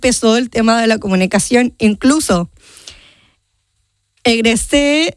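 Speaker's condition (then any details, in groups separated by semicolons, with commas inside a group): Down syndrome; genetic condition, present from birth, about 30 years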